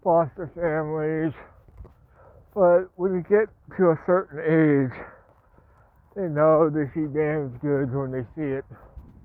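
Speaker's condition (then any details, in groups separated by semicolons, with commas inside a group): Parkinson's; speech impediment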